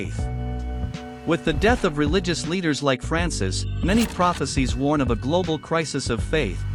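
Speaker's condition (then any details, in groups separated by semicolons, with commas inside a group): No condition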